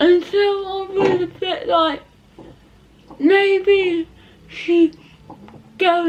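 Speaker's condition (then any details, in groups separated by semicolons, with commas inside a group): Cerebral palsy; not quadriplegic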